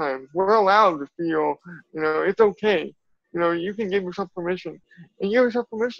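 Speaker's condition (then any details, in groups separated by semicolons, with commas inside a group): Cerebral palsy; from birth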